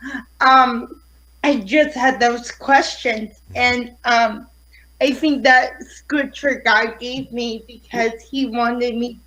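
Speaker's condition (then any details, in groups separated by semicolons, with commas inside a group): Cerebral palsy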